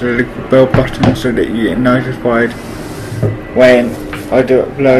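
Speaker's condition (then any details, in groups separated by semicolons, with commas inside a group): Cerebral palsy, mild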